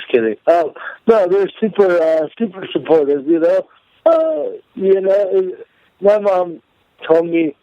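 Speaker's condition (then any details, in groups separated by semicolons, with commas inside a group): Cerebral palsy; may sound drunk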